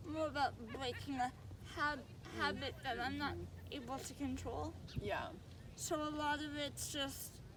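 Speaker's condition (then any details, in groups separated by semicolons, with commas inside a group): Cerebral palsy; affects all four limbs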